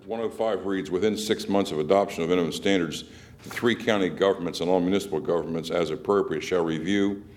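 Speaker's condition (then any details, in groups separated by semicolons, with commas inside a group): No condition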